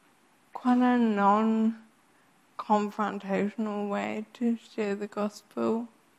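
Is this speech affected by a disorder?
Yes: Friedreich's ataxia; cannot speak if quiet.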